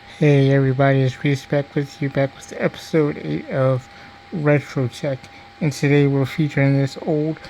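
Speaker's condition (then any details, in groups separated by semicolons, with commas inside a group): Cerebral palsy; diplegia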